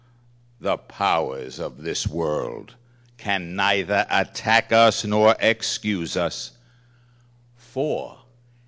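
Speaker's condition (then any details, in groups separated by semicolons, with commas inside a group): No condition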